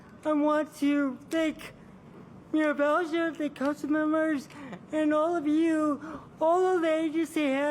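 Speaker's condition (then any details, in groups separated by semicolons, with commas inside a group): Cerebral palsy; from birth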